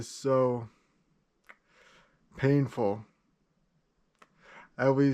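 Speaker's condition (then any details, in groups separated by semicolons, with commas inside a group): Cerebral palsy, spastic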